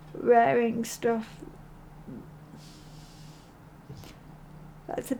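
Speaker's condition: Cerebral palsy

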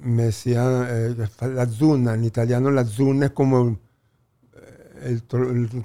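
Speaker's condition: Stuttering; very severe stutter since earlier life, described as lifelong; uses tools and self-confidence to partly hide stutter; stutter still present, blocks somewhat when feeling threatened; blocks

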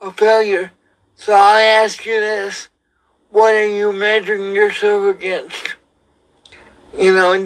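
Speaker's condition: Cerebral palsy; wheelchair user

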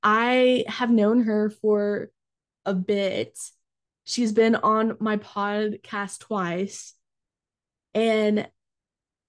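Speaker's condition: Stuttering; fear of speaking in front of groups, school accommodations for presenting projects, found national stuttering association; stumbles on own name, now stutters freely without guarding speech; blocks

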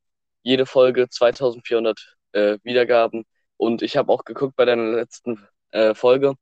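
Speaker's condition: No condition

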